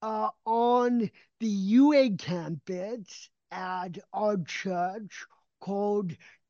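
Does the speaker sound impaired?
Yes: cerebral palsy; gait severely affected.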